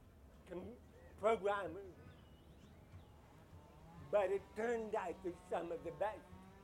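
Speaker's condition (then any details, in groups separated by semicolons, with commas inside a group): Deafness, acquired at age 5 from German measles; deaf since age five, caused by German measles, witch doctor put snake oil in ear in childhood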